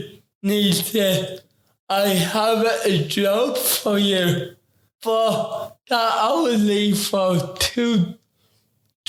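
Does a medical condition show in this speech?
Yes: ataxic cerebral palsy; affects talking.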